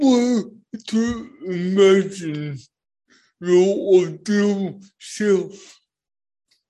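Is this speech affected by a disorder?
Yes: cerebral palsy; brain injury from birth asphyxia, born not breathing; speech impediment, first 5 minutes hardest to follow, listeners get used to it, transcript provided.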